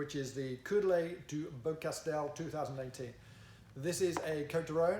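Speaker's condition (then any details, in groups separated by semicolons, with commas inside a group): No condition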